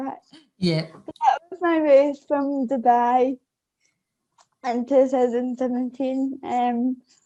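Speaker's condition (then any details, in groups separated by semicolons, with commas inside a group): Cerebral palsy; affects balance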